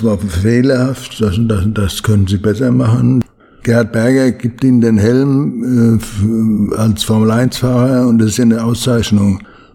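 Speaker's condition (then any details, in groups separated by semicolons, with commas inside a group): Parkinson's disease; slowed movements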